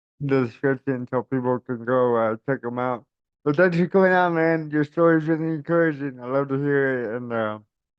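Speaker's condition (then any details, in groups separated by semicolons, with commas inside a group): Cerebral palsy; caused by stroke at birth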